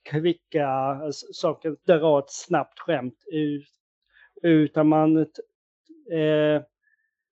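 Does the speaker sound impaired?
Yes: stuttering; onset at age 4-5, at 22 decided stuttering would not hinder him, Stamningsföreningen i Halland practice; rather good speech now, practises a lot in Stamningsföreningen i Halland, speaks publicly, lectures; gets stuck, formerly more at word starts, cannot get words out, past silent stuttering, short sentences, urge to speak fast; here repeated sounds, prolonged sounds.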